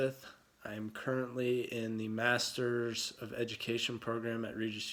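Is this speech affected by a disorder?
No.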